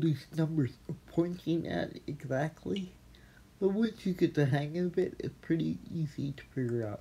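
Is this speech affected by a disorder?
Yes: athetoid cerebral palsy; speech, wheelchair.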